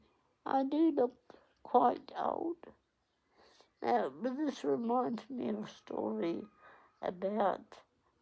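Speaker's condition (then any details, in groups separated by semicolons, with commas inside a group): Cerebral palsy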